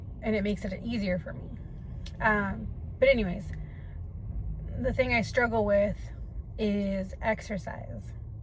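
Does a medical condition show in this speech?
No.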